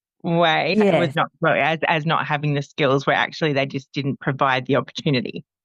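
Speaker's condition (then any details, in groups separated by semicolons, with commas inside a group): No condition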